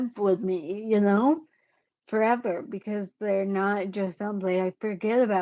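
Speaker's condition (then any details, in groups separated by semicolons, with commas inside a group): Cerebellar ataxia; caused by brain bleed, unsteady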